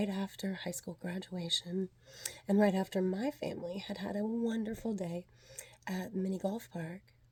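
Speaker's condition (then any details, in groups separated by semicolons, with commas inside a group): No condition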